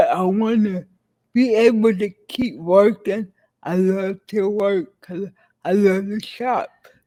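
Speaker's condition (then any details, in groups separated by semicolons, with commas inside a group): Cerebral palsy; affects legs, hands and speech; speech impairment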